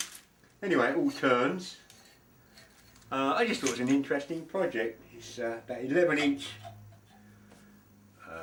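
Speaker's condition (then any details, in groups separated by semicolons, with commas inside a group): No condition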